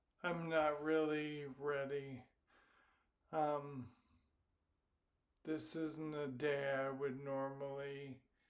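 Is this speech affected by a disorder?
Yes: primary lateral sclerosis.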